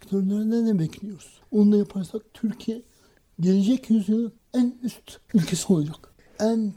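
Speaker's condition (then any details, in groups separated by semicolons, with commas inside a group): Cerebral palsy; from birth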